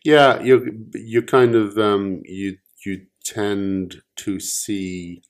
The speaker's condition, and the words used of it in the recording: Stuttering. I wrote out my speech, but I have a stammer, and so I could never read anything out, and I can never really talk in a prepared manner